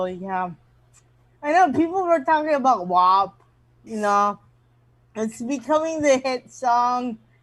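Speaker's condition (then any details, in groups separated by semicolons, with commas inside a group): Mild cerebral palsy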